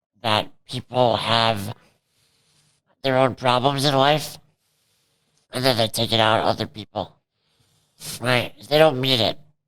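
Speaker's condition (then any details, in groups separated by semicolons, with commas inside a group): Cerebral palsy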